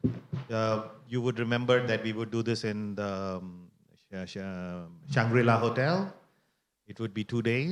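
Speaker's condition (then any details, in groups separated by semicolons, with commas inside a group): No condition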